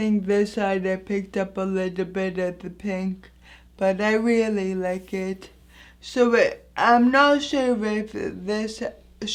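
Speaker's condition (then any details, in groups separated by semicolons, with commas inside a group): Anoxic brain injury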